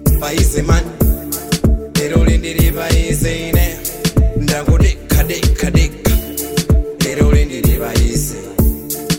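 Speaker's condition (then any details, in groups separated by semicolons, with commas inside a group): No condition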